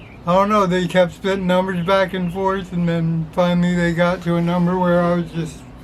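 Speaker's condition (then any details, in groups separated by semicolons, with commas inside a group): Parkinson's disease; young onset, uncontrollable shaking, deep brain stimulation implant; onset at 38, now 45, stimulator recently activated, progressively worsening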